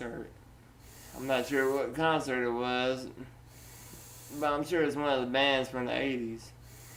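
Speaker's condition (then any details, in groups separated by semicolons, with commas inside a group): Duchenne muscular dystrophy; spinal curvature surgery, steroids when young, uses wheelchair; full-time bipap-like ventilator, steroids affected breathing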